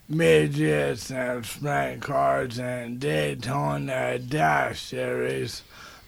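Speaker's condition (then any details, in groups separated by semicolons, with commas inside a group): ALS; motor neuron disease, onset with speech impairment and right hand weakness; speech impairment noticed before diagnosis, prompted doctor visit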